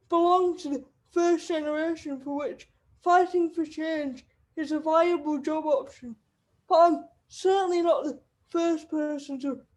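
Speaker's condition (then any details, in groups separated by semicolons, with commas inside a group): Cerebral palsy; wheelchair user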